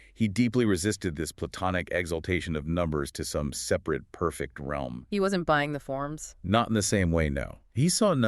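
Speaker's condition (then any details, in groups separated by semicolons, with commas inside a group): No condition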